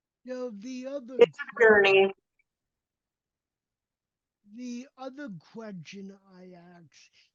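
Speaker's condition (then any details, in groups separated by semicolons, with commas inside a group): Cerebral palsy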